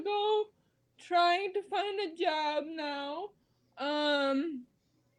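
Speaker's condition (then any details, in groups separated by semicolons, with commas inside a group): Cerebral palsy; spasticity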